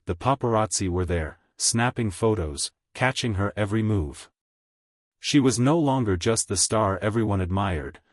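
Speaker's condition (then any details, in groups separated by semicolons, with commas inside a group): No condition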